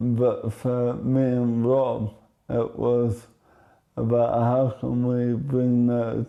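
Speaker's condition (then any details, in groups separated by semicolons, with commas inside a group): Motor neurone disease; diagnosed about 2.5 years ago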